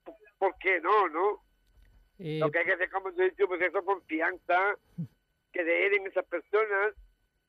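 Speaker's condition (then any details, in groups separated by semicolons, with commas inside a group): Down syndrome; genetic, extra chromosome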